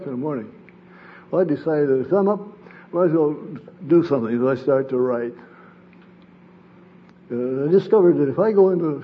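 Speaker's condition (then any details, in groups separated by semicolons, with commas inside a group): Parkinson's disease; sleep disrupted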